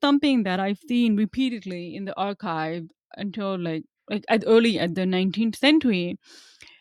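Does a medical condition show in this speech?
Yes: hearing loss; hearing aid user, same audiologist firm for 25 years; newer hearing aid not self-adjustable, limited digital hearing aid options, audiologist suggested cochlear implant.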